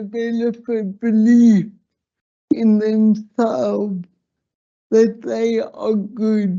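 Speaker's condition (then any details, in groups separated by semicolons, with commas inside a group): Slurred speech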